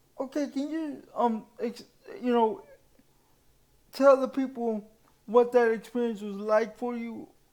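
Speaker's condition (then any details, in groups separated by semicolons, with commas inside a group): Cerebral palsy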